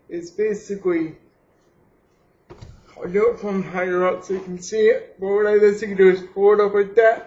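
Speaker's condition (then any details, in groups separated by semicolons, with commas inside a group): Cerebral palsy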